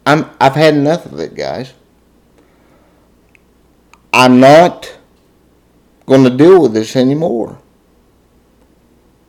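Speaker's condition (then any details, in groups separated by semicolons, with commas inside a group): Cerebral palsy, spastic diplegia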